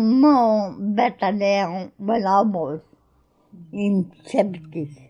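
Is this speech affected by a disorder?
Yes: cerebral palsy; unable to move without some support.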